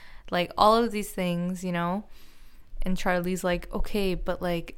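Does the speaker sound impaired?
No.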